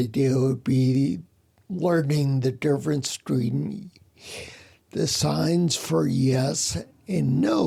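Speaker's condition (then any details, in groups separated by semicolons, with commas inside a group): Spinocerebellar ataxia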